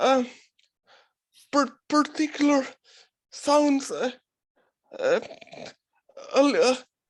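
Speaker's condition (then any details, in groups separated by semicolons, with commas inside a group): Cerebral palsy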